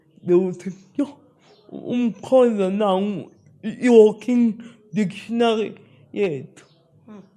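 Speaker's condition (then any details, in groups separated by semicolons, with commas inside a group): Spastic cerebral palsy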